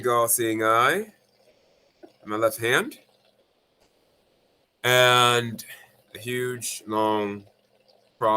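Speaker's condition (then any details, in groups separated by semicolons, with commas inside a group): No condition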